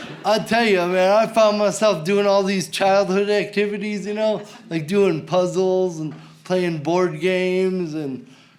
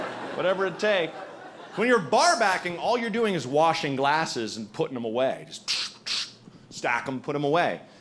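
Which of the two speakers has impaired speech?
The first: cerebral palsy.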